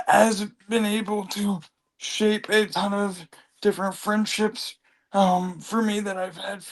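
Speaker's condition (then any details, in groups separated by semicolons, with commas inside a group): Cerebral palsy; from birth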